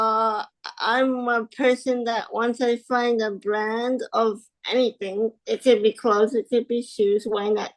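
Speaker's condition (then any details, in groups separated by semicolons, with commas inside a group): Spastic quadriplegic cerebral palsy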